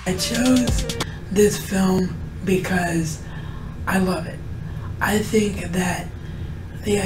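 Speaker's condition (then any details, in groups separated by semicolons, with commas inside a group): Cerebral palsy; wheelchair bound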